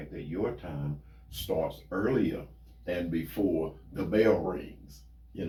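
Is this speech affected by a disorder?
No.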